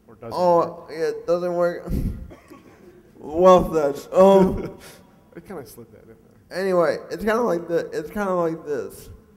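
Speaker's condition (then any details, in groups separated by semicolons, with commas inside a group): Cerebral palsy; facial muscles impaired, predicted not to talk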